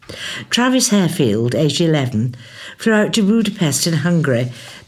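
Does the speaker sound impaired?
No.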